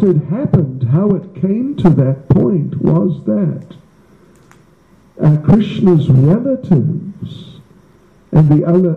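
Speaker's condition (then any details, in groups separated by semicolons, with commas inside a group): No condition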